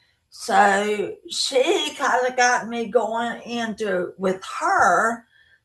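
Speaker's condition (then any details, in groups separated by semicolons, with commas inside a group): Brain injury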